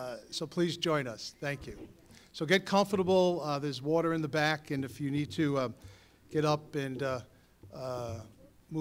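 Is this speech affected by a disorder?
No.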